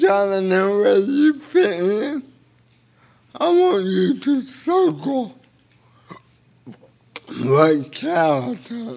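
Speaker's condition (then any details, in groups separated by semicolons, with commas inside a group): Cerebral palsy; involuntary hand movements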